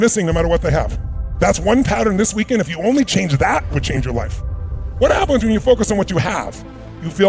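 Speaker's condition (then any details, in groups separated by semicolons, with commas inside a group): No condition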